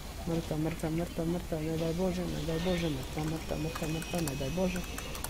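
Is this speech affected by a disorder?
No.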